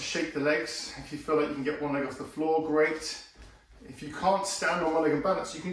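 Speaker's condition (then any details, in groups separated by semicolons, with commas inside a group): No condition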